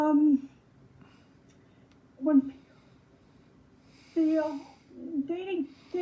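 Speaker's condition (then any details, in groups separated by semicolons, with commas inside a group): Cerebral palsy; pushes air to talk, sounds out of breath, spastic speech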